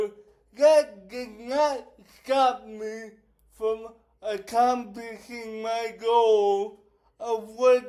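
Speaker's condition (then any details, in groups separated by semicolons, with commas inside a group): Cerebral palsy; affects whole body; affects speech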